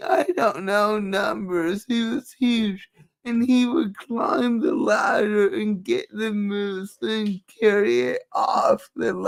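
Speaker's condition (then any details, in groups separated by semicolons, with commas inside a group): Cerebral palsy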